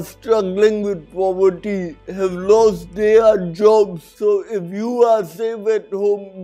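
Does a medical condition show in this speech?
Yes: cerebral palsy; from birth, oxygen loss at delivery, mainly physical; reactive movement causes shivering, abnormal breathing when speaking.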